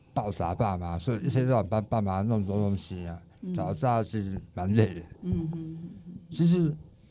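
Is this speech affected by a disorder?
Yes: tongue cancer, stage 4 tongue cancer and parotid cancer; daily pronunciation practice after recovery.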